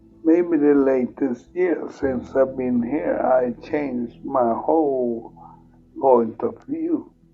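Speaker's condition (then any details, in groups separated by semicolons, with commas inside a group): Multiple sclerosis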